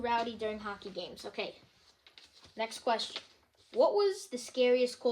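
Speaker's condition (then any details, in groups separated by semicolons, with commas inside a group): No condition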